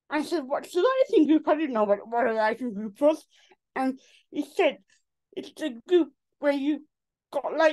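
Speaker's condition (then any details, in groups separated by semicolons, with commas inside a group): Cerebral palsy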